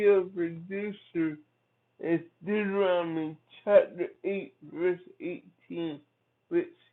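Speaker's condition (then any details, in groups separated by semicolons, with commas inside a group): Cerebral palsy; from birth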